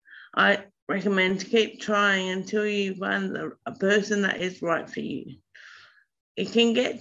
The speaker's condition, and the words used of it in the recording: Stroke. A little bit of slurred speech, not very obvious,